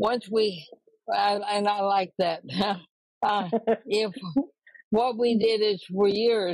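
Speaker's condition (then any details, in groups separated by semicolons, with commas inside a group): ALS; recently diagnosed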